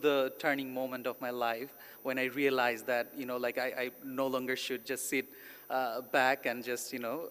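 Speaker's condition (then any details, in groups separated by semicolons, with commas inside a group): No condition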